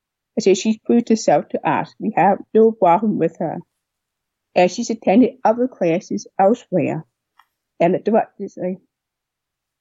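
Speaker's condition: Deafness with cochlear implant; severe deafness found around age 2, hearing aids gave little benefit, cochlear implant at 7 in clinical trial; wears cochlear implant, uses adapted stethoscope with implant; years of speech therapy to age 15, childhood speech issues, now converses by speech, not sign

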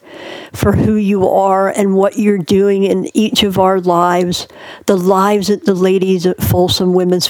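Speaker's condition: Cleft palate; born two months premature

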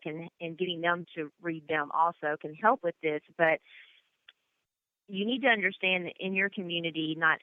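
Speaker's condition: No condition

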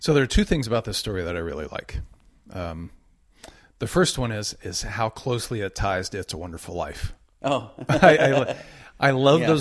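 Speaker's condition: No condition

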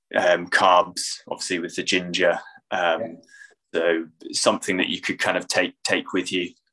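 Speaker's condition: No condition

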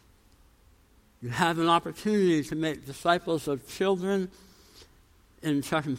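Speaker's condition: Tongue cancer, jaw reconstruction, osteonecrosis of jaw after radiation; permanent teeth not yet affixed

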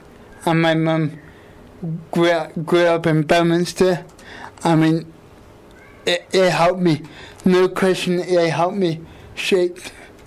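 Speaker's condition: Quadriplegic cerebral palsy; age 28

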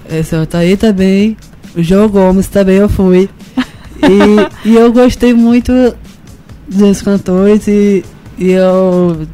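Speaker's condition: Down syndrome; 18 years old, turning 19

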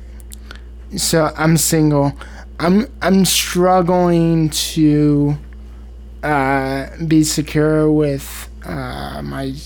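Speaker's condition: Cerebral palsy, spastic

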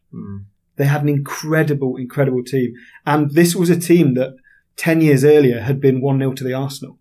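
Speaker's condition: No condition

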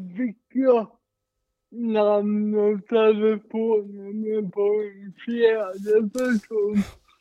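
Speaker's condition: Cerebral palsy; present from birth, brain oxygen deprivation, heart not beating at delivery, mild

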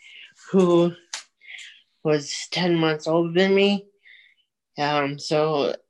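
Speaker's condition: Cerebral palsy; multiple surgeries since infancy

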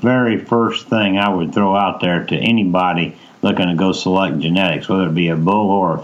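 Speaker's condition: No condition

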